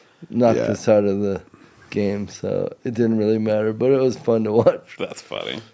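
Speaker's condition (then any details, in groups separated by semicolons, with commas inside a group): Cerebral palsy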